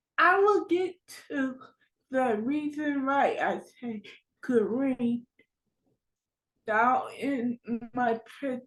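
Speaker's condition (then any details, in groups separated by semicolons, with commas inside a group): Cerebral palsy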